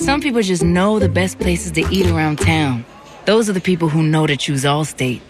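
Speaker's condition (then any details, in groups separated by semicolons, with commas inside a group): No condition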